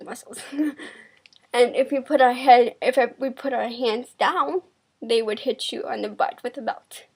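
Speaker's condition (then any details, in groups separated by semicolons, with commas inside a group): Cerebral palsy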